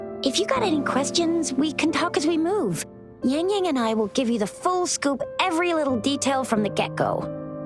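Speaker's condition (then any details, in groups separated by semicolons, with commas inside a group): No condition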